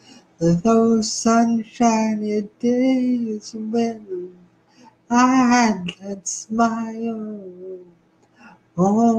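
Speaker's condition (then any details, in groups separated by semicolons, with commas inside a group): Spastic cerebral palsy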